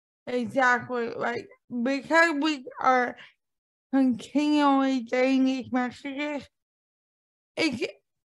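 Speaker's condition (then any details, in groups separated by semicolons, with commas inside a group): Cerebral palsy; speaks on podcasts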